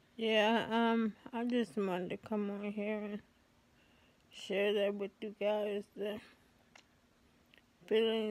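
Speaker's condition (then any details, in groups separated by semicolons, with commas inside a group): ALS; affects hands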